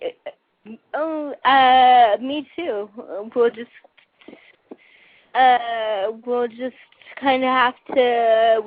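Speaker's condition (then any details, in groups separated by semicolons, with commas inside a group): Cerebral palsy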